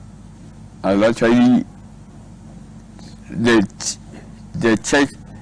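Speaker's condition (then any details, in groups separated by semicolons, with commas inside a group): Cerebral palsy; speech therapy, speech improved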